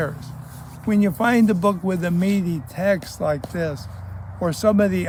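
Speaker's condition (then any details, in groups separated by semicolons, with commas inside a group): ALS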